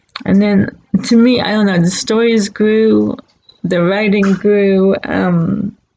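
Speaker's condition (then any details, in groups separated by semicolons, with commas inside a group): Cerebral palsy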